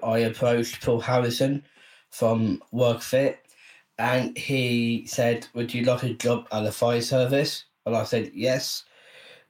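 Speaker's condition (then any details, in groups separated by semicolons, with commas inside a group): Down syndrome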